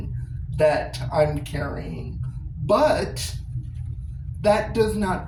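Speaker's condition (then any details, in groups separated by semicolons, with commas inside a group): Cerebral palsy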